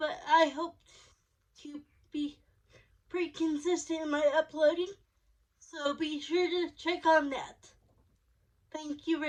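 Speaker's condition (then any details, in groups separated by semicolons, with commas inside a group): Cerebral palsy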